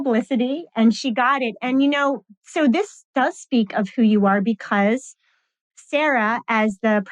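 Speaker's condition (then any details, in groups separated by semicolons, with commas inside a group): No condition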